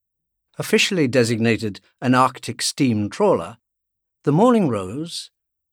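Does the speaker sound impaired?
No.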